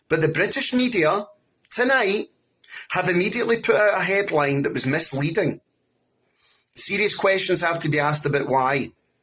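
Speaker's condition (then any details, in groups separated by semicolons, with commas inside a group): No condition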